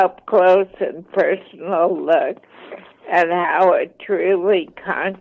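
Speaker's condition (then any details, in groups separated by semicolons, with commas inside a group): ALS, mild; voice slightly impaired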